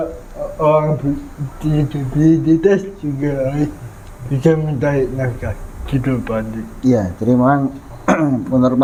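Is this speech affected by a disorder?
Yes: cerebral palsy; physical disability, birth complications.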